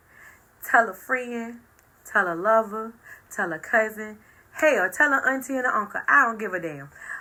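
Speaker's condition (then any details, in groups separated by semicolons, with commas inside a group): No condition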